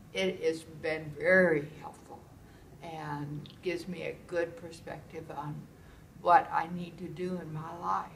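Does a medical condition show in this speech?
Yes: multiple sclerosis; primary progressive form; symptoms improved with tai chi, meditation.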